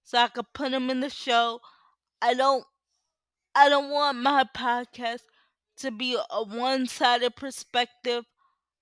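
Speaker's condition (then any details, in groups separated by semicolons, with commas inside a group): Cerebral palsy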